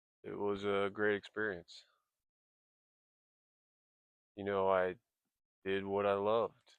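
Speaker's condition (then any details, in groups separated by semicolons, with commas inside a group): No condition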